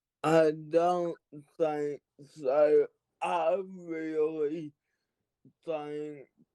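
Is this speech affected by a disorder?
Yes: cerebral palsy.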